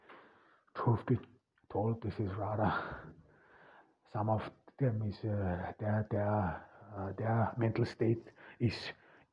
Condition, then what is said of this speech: Stuttering. I am stuttering, so I try to speak fluently, but however, sometimes it may appear as if the connections would be bad or that the recording would be of low quality.